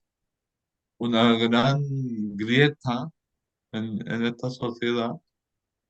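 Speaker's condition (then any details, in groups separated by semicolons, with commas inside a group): Cerebral palsy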